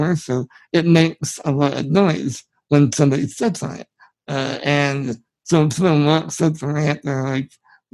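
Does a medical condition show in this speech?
Yes: spinal muscular atrophy; genetic, from birth.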